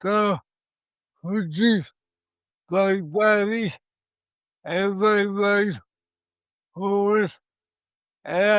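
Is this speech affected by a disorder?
Yes: cerebral palsy.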